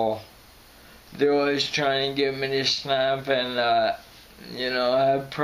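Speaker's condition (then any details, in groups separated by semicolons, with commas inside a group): Friedreich's ataxia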